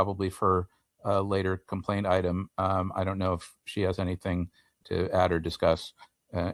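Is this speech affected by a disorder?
No.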